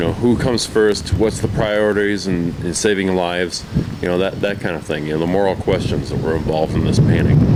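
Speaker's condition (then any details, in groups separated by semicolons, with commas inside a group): No condition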